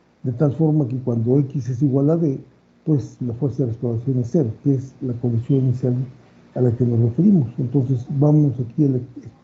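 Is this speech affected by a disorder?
No.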